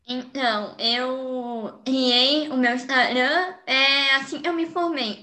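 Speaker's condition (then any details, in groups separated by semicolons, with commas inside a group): Cleft lip and palate; care at Bauru and Joinville Centrinhos, long speech therapy, home exercises; awaiting orthognathic surgery advancing maxilla, hypernasality to be corrected after, speech therapy to resume; residual hypernasality, nasal air escape likely to increase after surgery, voice still needs improvement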